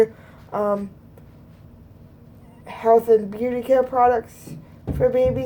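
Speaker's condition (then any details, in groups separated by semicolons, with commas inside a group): Cerebral palsy; both hands affected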